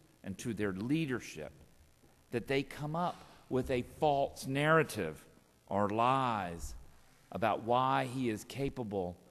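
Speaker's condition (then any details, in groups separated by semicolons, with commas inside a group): No condition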